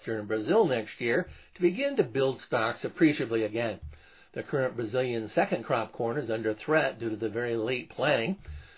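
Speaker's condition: No condition

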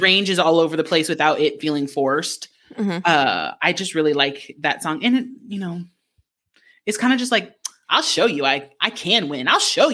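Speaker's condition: No condition

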